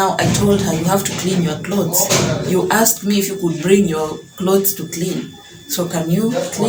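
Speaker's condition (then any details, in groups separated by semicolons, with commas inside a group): No condition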